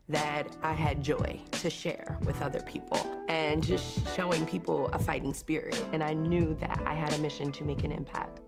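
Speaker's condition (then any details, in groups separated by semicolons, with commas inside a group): No condition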